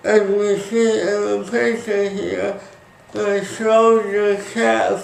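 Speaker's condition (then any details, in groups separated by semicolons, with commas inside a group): Speech impairment after birth surgery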